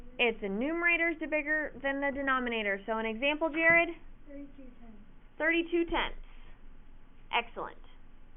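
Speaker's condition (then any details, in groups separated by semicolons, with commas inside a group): No condition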